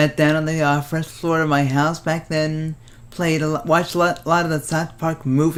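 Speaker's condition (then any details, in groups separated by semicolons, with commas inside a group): Cerebral palsy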